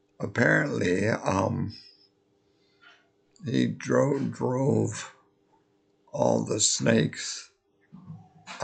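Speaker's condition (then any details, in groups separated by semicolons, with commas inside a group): Multiple sclerosis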